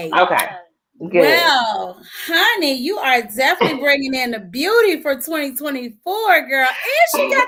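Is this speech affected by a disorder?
No.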